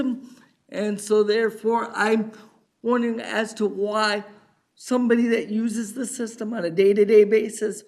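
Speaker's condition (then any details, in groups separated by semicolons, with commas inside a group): Cerebral palsy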